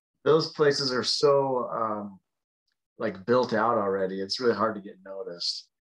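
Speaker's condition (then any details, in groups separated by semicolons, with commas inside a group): No condition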